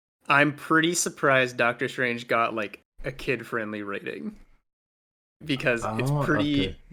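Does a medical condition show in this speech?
No.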